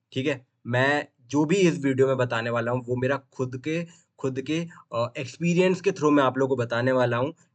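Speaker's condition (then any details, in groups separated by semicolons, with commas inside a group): No condition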